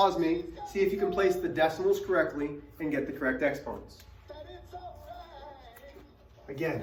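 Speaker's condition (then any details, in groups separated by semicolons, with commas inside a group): No condition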